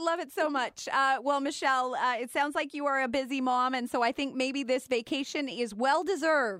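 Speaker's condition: No condition

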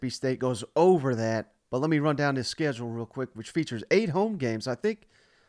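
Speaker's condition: No condition

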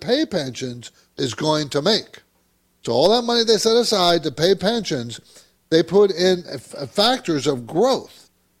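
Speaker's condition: No condition

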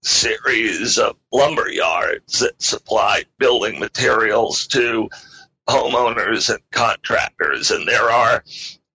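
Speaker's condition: Spasmodic dysphonia; spoke little to protect it

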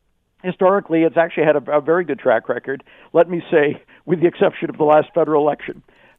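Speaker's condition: No condition

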